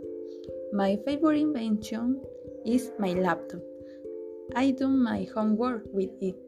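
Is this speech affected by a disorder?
No.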